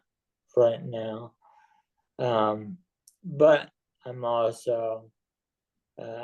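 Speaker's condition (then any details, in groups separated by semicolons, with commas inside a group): ALS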